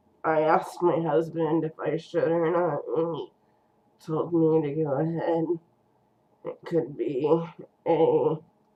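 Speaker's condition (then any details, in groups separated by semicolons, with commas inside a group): Cerebral palsy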